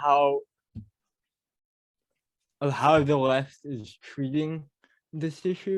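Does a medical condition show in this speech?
Yes: cerebral palsy; caused by birth trauma, spinal damage; mild; mild speech impediment.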